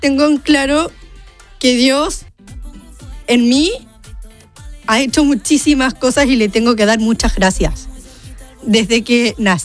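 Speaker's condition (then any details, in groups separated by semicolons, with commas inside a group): Down syndrome; diagnosed before birth; 30 years old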